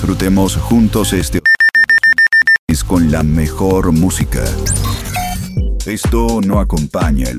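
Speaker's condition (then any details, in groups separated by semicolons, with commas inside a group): No condition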